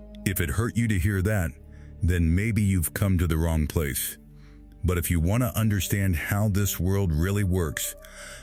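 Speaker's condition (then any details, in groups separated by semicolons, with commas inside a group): No condition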